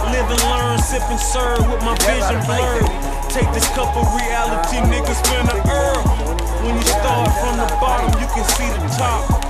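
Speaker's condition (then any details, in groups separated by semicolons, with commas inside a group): No condition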